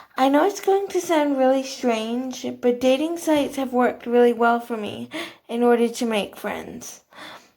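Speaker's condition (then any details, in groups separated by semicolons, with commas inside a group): Cerebral palsy, athetoid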